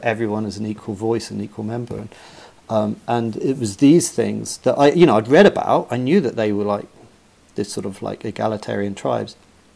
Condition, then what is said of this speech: None; typical speech.